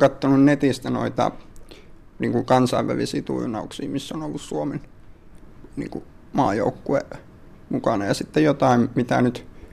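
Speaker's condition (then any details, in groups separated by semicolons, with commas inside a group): Duchenne muscular dystrophy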